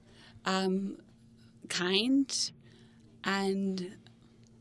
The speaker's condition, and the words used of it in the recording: Aphasia. Struggle, speech, but I am confident that heal and grow.